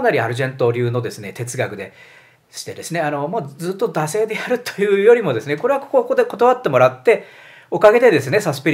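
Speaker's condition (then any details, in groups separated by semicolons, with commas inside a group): No condition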